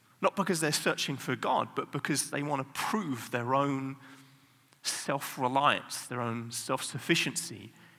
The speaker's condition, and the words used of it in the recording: None; typical speech.